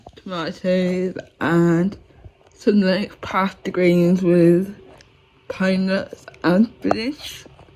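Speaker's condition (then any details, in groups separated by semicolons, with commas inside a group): Cerebral palsy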